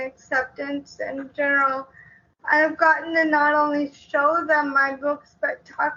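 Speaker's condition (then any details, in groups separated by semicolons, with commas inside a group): Cerebral palsy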